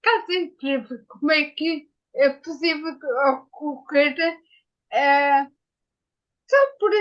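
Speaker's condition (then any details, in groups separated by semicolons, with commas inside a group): Ataxia after brain injury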